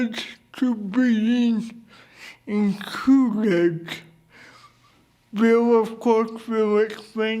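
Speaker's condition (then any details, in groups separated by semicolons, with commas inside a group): Cerebral palsy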